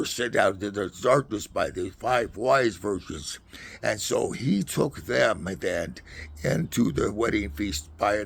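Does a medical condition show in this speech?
Yes: Parkinson's.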